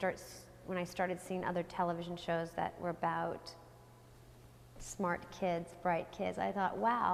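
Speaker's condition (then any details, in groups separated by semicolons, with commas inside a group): No condition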